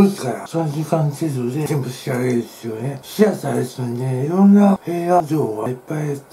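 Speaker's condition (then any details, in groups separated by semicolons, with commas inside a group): Tongue cancer, partial glossectomy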